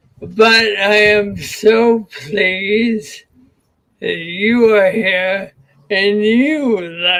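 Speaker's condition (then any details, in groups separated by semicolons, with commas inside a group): ALS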